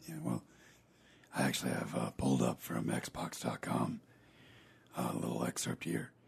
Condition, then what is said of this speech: Vocal cord paralysis. And then I sound like Batman.